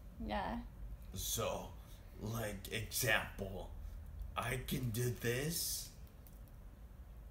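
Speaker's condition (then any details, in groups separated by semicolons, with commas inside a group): Traumatic brain injury; speech difficulty from brain injury, throat pain when talking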